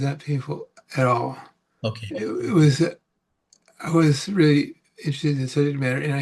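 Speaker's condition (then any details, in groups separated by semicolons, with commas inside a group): Parkinson's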